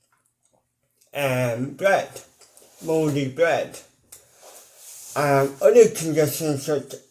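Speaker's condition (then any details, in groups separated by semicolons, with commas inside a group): Cerebral palsy; mild, ataxic type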